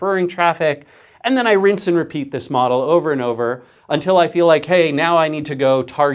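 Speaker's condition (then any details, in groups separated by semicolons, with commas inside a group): No condition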